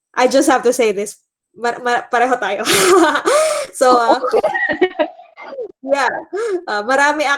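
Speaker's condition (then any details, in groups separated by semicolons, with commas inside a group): No condition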